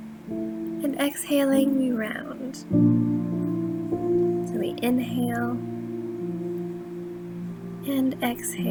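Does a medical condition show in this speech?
No.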